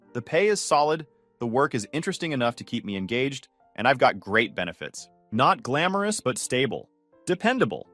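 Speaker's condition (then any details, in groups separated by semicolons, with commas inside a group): No condition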